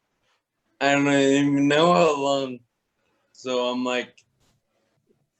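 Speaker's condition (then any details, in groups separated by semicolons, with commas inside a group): Toxic leukoencephalopathy, locked-in syndrome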